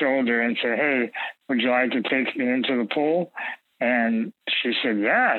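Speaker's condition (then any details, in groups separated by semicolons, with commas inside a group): Spinal muscular atrophy type 2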